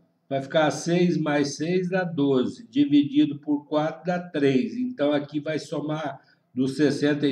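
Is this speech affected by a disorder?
No.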